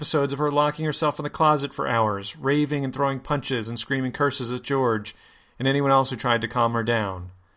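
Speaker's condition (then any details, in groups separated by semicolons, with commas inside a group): No condition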